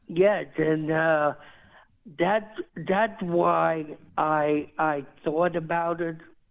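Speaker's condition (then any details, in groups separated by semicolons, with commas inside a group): Cerebral palsy; diagnosed at 6 months, never expected to walk, later learned to walk, ran New York City Marathon; walks independently, climbs stairs to top of Empire State Building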